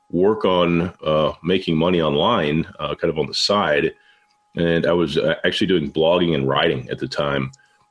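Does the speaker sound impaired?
No.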